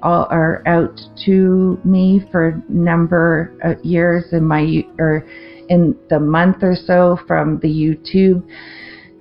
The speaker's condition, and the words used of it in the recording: Aphasia. So you may notice that I'm not always fluid in my speaking.